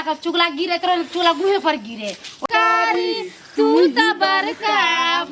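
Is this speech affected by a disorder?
No.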